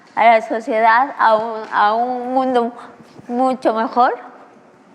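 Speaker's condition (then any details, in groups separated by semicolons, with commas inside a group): Cerebral palsy; infantile form, diagnosed about age one; began speaking at age six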